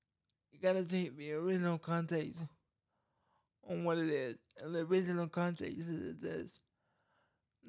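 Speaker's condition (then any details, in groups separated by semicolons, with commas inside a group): Cerebral palsy; cerebral palsy causing speech problem, scratchy throat and gag reflex issues at times; voice goes in and out, some parts edited out and retried; voice goes in and out sometimes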